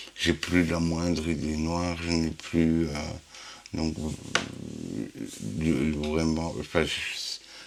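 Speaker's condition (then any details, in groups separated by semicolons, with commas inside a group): Huntington's disease; inherited, 43 repeats; affected several years, age 50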